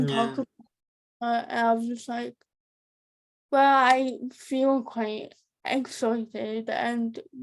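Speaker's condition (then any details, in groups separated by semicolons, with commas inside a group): Cerebral palsy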